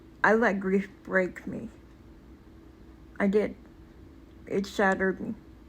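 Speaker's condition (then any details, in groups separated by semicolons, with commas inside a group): Cerebral palsy; speech noticeably atypical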